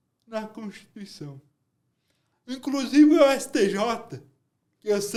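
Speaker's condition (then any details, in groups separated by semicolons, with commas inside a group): Cerebral palsy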